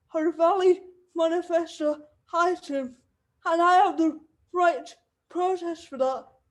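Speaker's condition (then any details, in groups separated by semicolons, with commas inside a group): Cerebral palsy; wheelchair user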